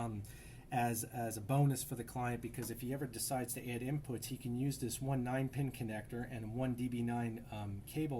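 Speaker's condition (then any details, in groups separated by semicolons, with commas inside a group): No condition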